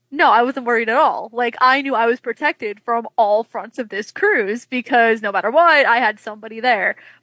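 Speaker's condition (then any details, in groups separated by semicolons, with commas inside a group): No condition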